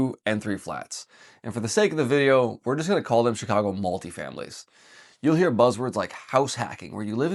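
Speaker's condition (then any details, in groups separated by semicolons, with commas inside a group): No condition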